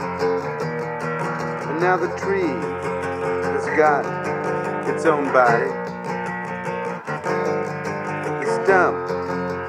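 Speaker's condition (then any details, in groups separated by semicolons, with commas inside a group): No condition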